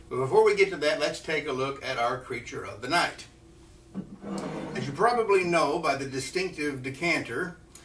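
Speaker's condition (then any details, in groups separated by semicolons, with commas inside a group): No condition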